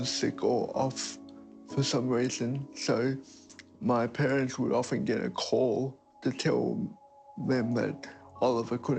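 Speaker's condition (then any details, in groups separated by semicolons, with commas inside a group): Cerebral palsy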